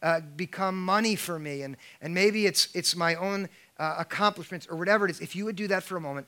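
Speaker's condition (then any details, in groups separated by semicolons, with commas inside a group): No condition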